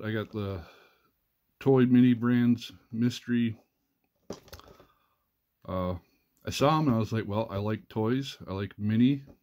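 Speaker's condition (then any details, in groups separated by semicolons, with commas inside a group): No condition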